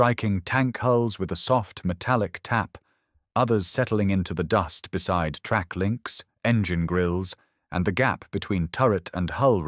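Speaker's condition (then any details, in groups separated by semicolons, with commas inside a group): No condition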